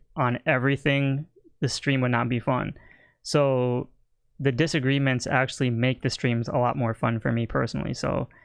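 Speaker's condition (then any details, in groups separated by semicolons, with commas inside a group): No condition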